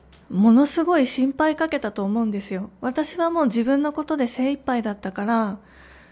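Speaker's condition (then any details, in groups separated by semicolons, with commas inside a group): No condition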